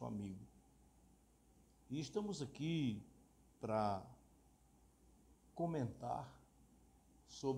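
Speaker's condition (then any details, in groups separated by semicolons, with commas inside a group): No condition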